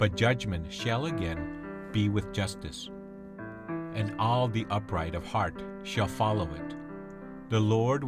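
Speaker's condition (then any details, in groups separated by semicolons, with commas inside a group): No condition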